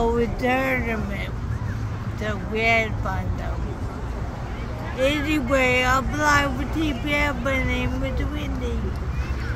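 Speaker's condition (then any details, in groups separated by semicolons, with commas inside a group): Traumatic brain injury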